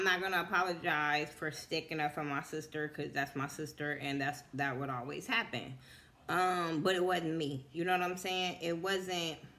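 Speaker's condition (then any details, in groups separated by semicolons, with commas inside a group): No condition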